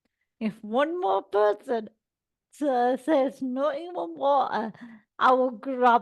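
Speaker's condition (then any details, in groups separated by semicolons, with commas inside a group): Cerebral palsy; all four limbs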